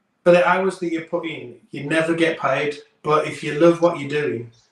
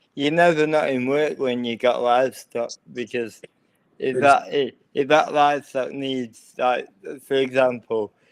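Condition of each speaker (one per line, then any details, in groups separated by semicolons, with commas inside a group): No condition
Cerebral palsy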